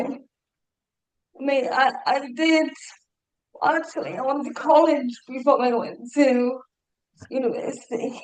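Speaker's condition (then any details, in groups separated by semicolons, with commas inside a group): Cerebral palsy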